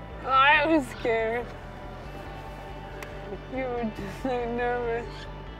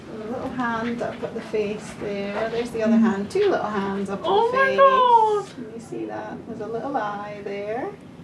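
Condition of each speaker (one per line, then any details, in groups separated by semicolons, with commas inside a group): Motor neurone disease; onset in left hand; progressing, harder to push up
No condition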